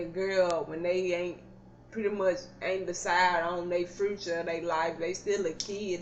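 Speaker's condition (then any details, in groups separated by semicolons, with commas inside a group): Cerebral palsy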